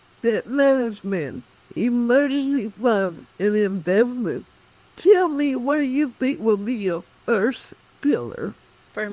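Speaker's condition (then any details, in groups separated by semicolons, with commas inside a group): Cerebral palsy; speech affected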